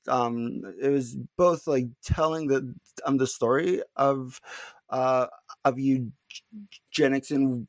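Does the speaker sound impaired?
Yes: stuttering; little stuttering during this recording; not stuttering much at time of recording; here repeated sounds, repeated words, blocks.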